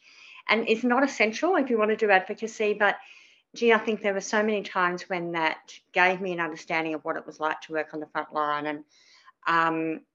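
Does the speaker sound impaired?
Yes: cleft palate; c for communication skills in primary school.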